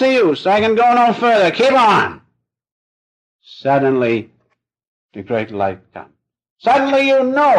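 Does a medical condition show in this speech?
No.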